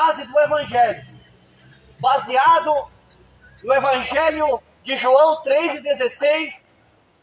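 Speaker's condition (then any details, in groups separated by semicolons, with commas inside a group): No condition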